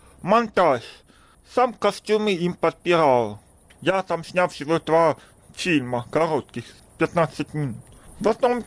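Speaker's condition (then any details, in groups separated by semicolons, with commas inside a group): Deafness; congenital deafness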